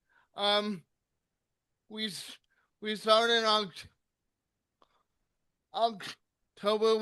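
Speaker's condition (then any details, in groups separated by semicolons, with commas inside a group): Cerebral palsy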